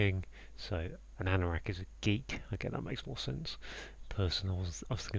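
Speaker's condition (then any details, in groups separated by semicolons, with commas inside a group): No condition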